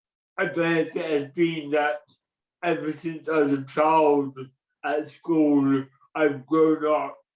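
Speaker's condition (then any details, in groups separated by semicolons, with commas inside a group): Cerebral palsy; present from birth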